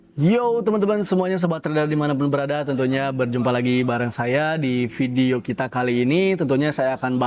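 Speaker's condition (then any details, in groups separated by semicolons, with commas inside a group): No condition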